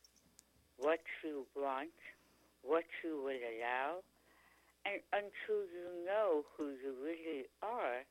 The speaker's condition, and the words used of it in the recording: Tongue cancer surgery. I have achieved my goals of speaking, eating, very basic for most people functions.